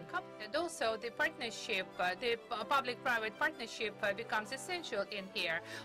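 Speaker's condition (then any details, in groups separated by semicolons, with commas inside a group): No condition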